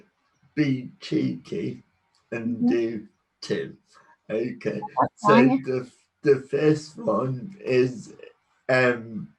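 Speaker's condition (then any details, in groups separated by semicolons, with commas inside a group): Cerebral palsy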